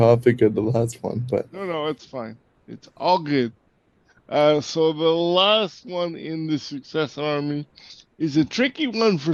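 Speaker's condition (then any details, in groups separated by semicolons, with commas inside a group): Cerebral palsy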